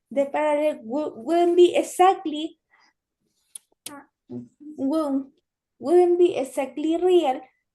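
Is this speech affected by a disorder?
Yes: cerebral palsy; limits current activity.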